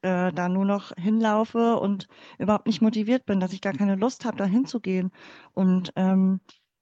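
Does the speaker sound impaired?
Yes: cleft palate; congenital, born in former GDR.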